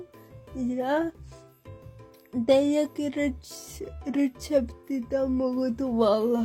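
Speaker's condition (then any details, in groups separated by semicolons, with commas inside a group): Cerebral palsy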